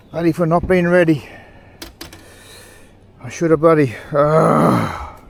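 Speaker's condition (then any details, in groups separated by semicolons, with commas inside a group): No condition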